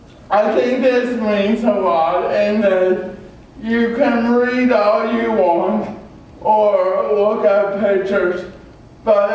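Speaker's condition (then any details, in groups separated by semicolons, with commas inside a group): Cerebral palsy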